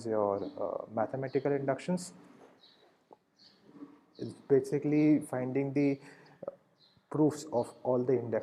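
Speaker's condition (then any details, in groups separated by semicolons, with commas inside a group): No condition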